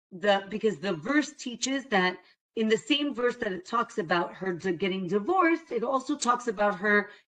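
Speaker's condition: No condition

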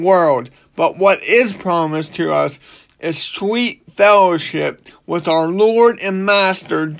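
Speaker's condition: Cerebral palsy; cerebral palsy since birth

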